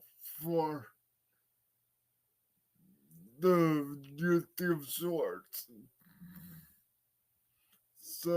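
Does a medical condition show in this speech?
Yes: cerebral palsy.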